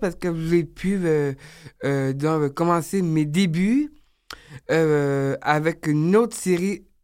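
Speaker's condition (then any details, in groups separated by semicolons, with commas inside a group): Down syndrome; age 30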